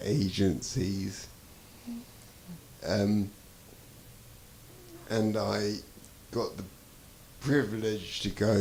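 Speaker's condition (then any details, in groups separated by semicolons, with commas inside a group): Traumatic brain injury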